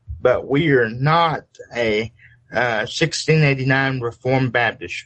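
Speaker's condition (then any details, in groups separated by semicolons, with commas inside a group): Cerebral palsy; uses electric wheelchair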